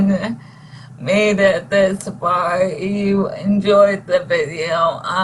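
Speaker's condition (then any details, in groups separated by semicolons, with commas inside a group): ALS; no ventilator needed yet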